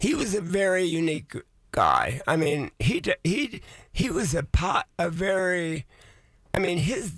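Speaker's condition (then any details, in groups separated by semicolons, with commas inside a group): Voice changed after vocal cord surgery; vocal cord surgery about two years ago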